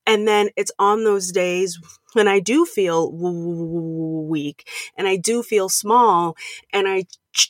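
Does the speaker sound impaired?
Yes: stuttering; lifelong stutter since grade school, past speech therapy, public speaking since 2014 as fear exposure; comfortable speaking publicly while stuttering, still concerned about stuttering on conference calls; trouble saying own name, avoided phone calls and talking, speaks freely while stuttering; here repeated sounds, blocks.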